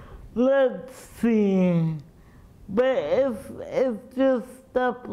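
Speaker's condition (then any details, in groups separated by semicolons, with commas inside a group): Cerebral palsy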